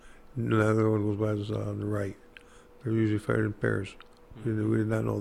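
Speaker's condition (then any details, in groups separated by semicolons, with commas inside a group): Parkinson's; Parkinson's attributed to Agent Orange exposure during Vietnam service, walking affected; speech very significantly affected, hard time talking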